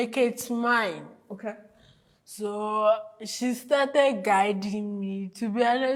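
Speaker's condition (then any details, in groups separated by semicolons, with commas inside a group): Cerebral palsy; from birth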